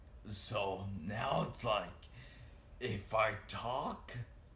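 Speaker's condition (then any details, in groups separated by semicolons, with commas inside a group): Traumatic brain injury; speech difficulty from brain injury, throat pain when talking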